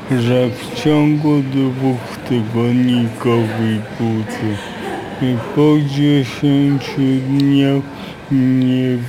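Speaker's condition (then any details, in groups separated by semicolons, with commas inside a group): Aphasia; earlier rehabilitation in Konstancin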